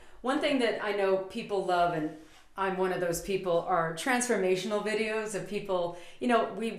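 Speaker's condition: No condition

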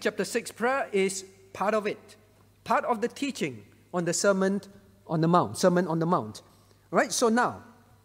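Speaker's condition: No condition

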